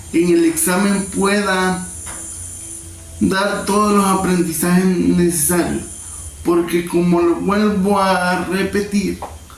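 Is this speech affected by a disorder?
Yes: cerebral palsy.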